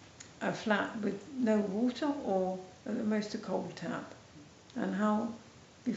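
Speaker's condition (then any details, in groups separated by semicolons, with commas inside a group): MND, mild; speech slightly affected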